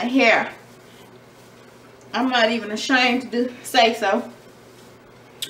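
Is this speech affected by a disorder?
No.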